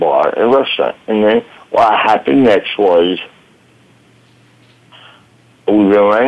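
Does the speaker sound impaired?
Yes: voice box damage from tracheostomy; medic's trach tube damaged voice box.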